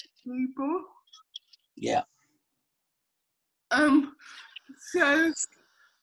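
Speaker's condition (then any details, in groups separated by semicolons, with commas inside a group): Cerebral palsy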